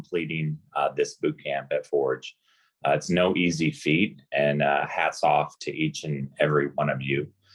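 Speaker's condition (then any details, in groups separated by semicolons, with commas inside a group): No condition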